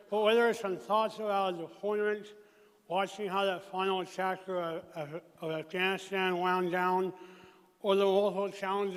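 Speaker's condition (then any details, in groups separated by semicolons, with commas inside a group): Traumatic brain injury; emergency tracheotomy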